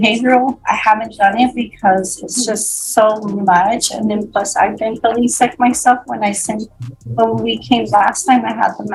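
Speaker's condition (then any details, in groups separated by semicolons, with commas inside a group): No condition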